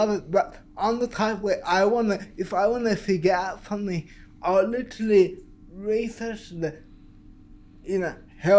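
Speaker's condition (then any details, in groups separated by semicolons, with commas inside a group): Cerebral palsy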